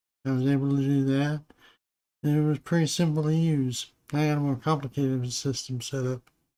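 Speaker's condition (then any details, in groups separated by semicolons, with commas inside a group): Parkinson's disease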